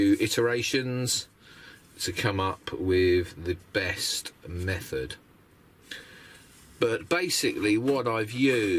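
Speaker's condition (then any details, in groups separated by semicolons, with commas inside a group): No condition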